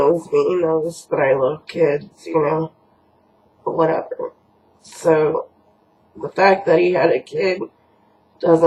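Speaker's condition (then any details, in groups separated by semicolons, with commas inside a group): Cerebral palsy; from birth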